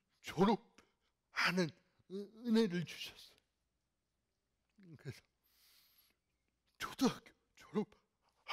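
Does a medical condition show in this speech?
Yes: cerebral palsy; fairly severe in childhood.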